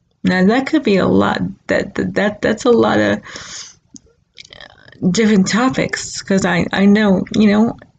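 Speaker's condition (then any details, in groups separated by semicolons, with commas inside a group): Cerebral palsy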